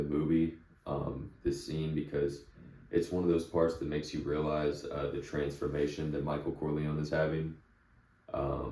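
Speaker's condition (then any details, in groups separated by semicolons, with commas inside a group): No condition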